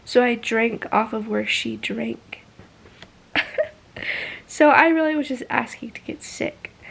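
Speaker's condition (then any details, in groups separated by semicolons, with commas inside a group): No condition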